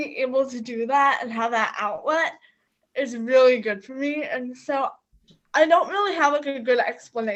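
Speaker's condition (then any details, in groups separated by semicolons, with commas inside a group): Cerebral palsy; quadriplegic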